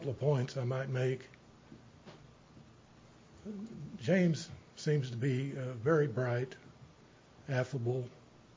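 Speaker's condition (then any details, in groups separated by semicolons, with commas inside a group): Parkinson's disease, stage 3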